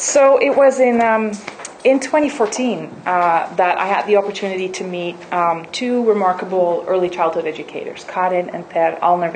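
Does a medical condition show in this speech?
No.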